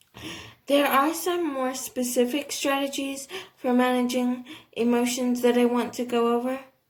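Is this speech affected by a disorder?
Yes: cerebral palsy, athetoid.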